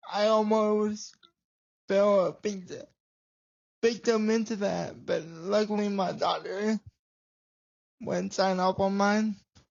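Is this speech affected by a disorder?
Yes: cerebral palsy; atypical speech, concentrates on voice and pronunciation publicly.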